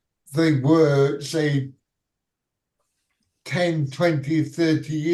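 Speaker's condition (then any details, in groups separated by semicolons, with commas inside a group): Cerebral palsy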